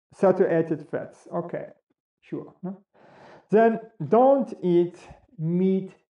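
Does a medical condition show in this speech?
No.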